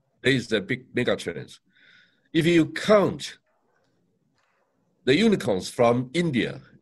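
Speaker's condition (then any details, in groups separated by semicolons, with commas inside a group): No condition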